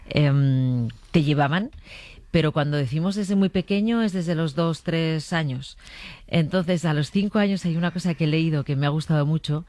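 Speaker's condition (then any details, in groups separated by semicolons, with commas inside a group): No condition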